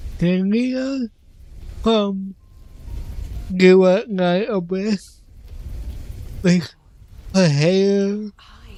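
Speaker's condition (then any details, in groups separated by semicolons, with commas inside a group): Cerebral palsy; affects voice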